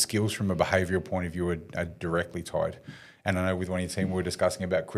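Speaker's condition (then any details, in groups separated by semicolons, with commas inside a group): No condition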